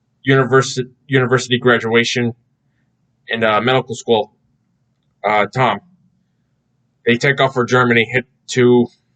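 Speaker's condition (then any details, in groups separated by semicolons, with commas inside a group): No condition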